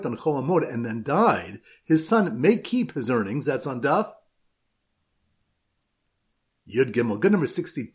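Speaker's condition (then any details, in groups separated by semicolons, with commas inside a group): No condition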